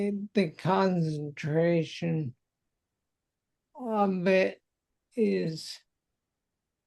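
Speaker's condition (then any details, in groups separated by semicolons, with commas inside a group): Multiple sclerosis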